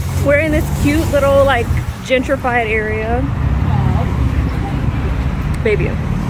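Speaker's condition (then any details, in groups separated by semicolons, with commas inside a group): No condition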